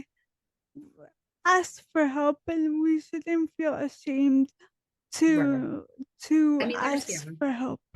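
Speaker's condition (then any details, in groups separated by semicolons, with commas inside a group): Dystonia; speech impediment, noticed by others at 25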